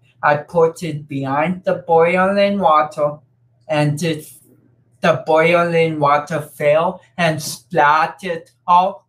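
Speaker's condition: Cerebral palsy; affects speech and coordination

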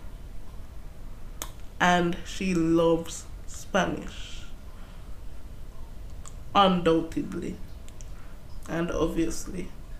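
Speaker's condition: Cerebral palsy

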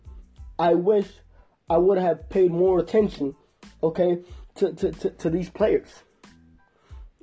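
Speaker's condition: Stuttering; may stutter during podcast; repeated words

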